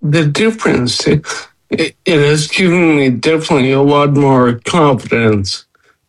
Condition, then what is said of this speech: Ataxia. Definitely a lot more confidence, speech-wise, but I am asked less often to repeat myself